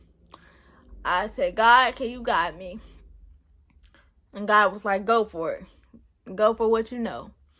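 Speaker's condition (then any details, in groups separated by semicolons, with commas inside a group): Cerebral palsy; present since birth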